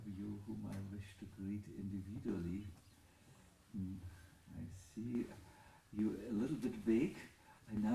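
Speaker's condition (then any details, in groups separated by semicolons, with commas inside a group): No condition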